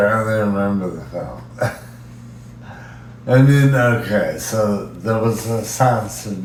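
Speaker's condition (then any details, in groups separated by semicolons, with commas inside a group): Brain injury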